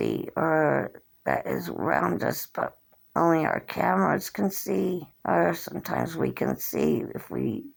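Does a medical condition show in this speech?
Yes: cerebral palsy; since birth, hand tremors.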